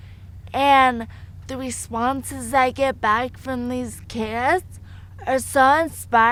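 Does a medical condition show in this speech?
Yes: ecstasy overdose motor impairment; slow speech.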